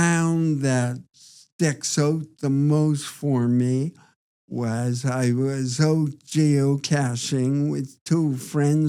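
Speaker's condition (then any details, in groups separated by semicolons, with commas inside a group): Parkinson's disease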